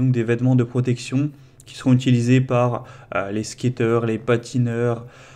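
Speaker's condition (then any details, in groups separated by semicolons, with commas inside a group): No condition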